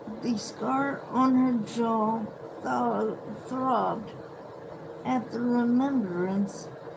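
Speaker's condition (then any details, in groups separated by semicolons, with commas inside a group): Cerebral palsy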